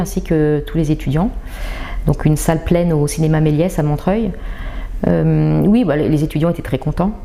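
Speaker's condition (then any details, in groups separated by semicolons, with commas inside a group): No condition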